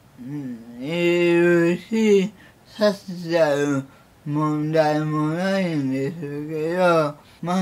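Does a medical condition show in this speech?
Yes: cerebral palsy; severe, uses a wheelchair.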